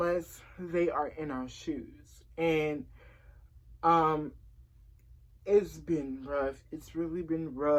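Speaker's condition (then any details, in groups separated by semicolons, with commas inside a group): Cerebral palsy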